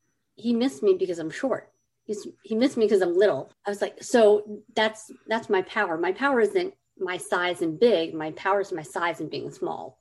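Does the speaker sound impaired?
Yes: cleft lip and palate; congenital, 25 surgeries for cleft lip and palate, first at four months old, most in childhood, childhood feeding issues; some speech issues growing up.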